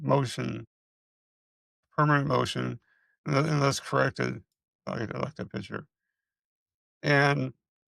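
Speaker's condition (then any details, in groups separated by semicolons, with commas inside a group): Multiple system atrophy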